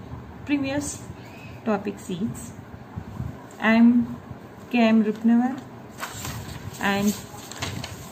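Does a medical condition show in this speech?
No.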